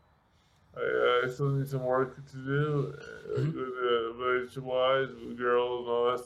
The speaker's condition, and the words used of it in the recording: Brain injury. And what I think is really incredible is not only can you now talk, but you have been a motivational speaker.